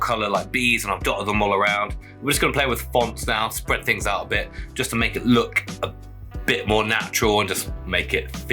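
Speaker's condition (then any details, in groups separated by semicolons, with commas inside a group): No condition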